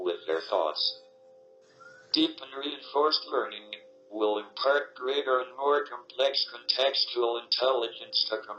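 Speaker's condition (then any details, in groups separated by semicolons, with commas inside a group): ALS, speech-generating device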